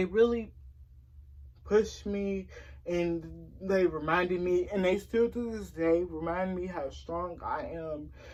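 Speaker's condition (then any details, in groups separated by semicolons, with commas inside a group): Cerebral palsy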